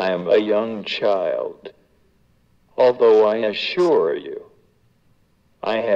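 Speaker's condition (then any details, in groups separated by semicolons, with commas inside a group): Cerebral palsy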